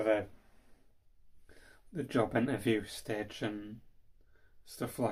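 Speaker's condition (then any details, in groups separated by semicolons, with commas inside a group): Cerebral palsy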